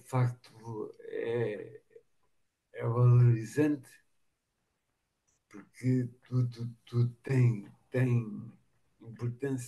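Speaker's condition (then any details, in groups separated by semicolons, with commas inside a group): Machado-Joseph disease (sca3)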